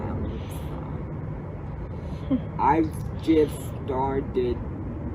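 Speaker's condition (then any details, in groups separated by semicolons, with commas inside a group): Cerebral palsy; uses service dog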